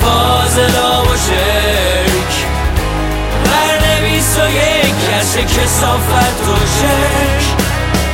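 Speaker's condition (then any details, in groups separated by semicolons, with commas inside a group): No condition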